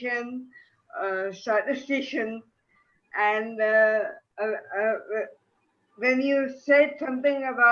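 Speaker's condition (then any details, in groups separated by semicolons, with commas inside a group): Brain damage from encephalitis; speech sometimes unclear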